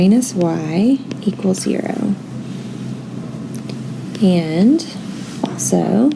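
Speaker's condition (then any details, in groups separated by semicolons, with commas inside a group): No condition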